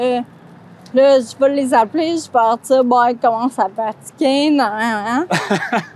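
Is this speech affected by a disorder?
Yes: Friedreich's ataxia.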